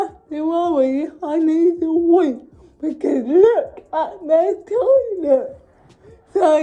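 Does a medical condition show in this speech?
Yes: cerebral palsy.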